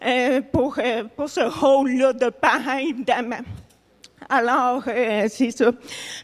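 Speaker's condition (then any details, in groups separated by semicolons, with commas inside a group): Hard of hearing; cochlear implant, implant removed at night and kept in dehumidifier box, no hearing without implant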